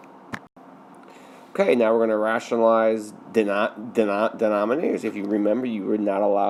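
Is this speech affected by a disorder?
No.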